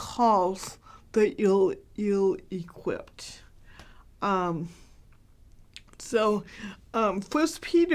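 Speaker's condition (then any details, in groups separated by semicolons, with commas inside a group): Cerebral palsy, mild; hard to understand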